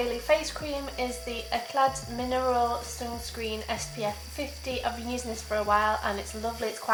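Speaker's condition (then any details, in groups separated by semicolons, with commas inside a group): No condition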